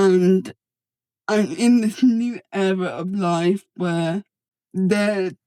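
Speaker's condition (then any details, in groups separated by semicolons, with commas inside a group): Cerebral palsy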